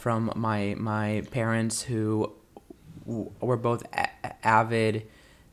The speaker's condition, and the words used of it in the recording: Stuttering. If I stutter, then I stutter, and that's what something I'm bringing to the character.